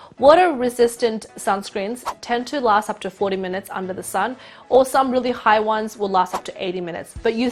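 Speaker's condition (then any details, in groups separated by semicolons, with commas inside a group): No condition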